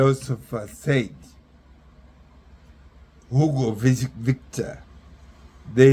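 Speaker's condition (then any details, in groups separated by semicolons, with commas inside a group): Speech impairment after surgeries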